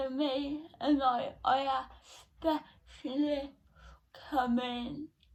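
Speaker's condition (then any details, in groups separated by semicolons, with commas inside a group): Cerebral palsy; not quadriplegic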